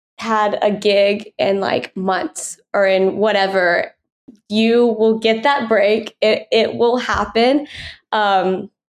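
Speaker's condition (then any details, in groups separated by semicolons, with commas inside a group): Stuttering; present since at least college; stutter could be edited out of on-air recordings, early doubts about speaking roles; repeated sounds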